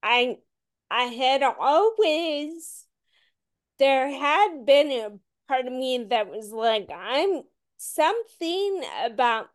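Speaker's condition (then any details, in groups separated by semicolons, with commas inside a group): Friedreich's ataxia; symptoms from about 13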